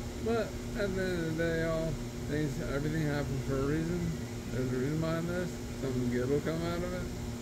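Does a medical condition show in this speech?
Yes: traumatic brain injury.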